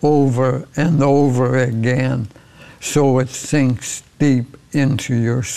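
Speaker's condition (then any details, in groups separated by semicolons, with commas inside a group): ALS; diagnosed over 10 years ago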